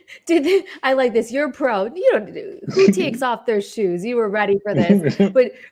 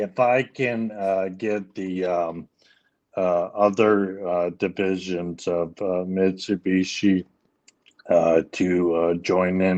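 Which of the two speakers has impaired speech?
The second: ALS; leg onset, later arm weakness; diagnosed about six years after onset, speech issues three-four years.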